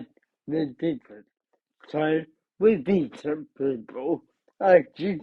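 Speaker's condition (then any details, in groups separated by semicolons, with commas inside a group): Cerebral palsy; uses personal assistant, affects movements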